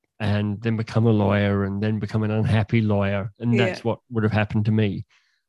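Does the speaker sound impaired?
Yes: cleft lip and palate; congenital genetic cleft lip and palate, palate open to nose, lip unjoined, surgery when young; slight speech impediment, a bit leaky on some sounds.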